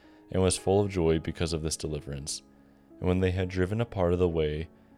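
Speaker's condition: No condition

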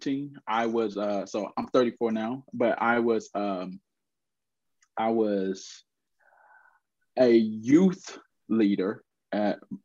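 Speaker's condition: Stuttering; lifelong stutter, aware of it from about age 4; still stutters, speaks on stage, gave TEDx Charlotte talk, speaking coach Naeem; once felt unable to make sales or phone calls; prolonged sounds, blocks

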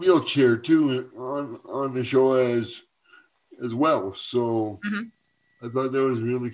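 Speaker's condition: Cerebral palsy; uses wheelchair for mobility

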